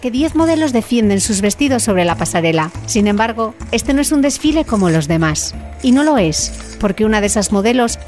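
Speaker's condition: No condition

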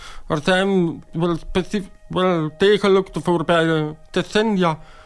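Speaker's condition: Deafness, acquired, after meningitis, severe; speech therapy in childhood, can speak, formerly relied on lip-reading, now uses sign language interpreter

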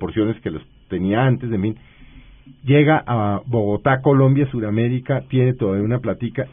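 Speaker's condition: No condition

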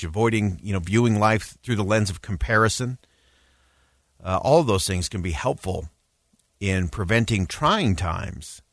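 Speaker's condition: No condition

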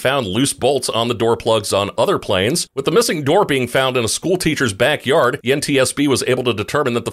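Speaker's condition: No condition

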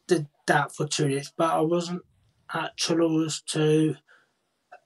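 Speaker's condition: Cerebral palsy, profound hearing loss

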